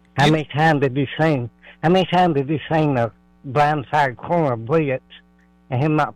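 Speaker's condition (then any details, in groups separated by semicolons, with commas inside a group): Oral cancer; says cannot speak plainly, speech unclear after oral cancer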